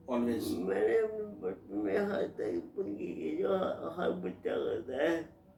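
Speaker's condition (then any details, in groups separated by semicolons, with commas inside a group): Cerebral palsy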